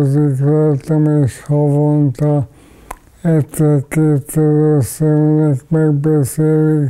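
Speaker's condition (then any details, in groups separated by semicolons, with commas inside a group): ALS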